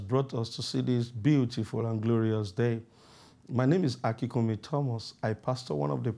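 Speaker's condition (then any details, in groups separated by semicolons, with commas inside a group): No condition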